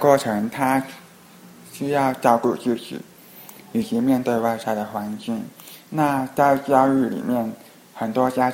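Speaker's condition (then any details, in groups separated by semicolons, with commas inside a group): Hearing impairment; trouble following fast speech in Skype video meetings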